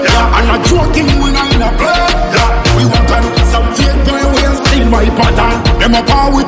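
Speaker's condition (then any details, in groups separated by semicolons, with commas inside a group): No condition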